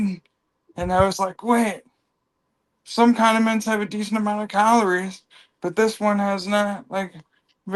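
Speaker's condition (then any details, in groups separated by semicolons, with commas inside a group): Cerebral palsy; from birth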